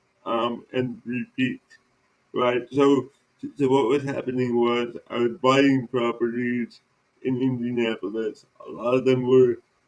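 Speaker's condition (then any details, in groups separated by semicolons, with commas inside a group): Cerebral palsy; present from birth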